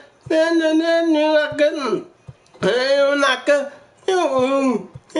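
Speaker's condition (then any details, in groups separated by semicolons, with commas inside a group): Cerebral palsy; from birth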